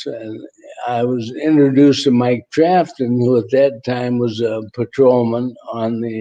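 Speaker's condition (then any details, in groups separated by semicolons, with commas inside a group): ALS; voice tires, needs rest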